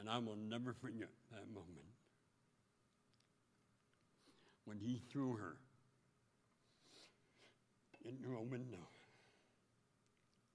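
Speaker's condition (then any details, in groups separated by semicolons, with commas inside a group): Speech impediment; first operation in North Dakota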